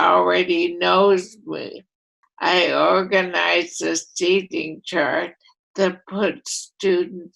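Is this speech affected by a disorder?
Yes: primary lateral sclerosis; voice affected.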